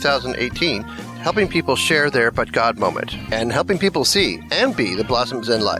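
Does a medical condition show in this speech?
No.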